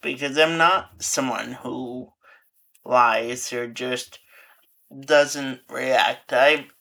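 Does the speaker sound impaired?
Yes: Friedreich's ataxia; diagnosed at age 17 or 18 in final high school year, earlier uncoordinated and clumsy, progressive; clinical trial participant, rapid physical decline after diagnosis.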